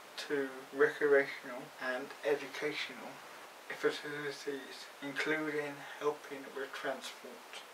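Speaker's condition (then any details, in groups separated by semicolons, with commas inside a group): Cerebral palsy; mild, affects muscles and speech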